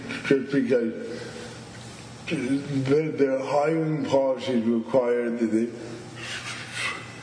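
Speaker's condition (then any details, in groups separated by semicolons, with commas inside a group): Stuttering; stuttering since at least teenage years, also cerebral palsy, which compounds things; has had long disfluent moments on own name; repeated sounds, prolonged sounds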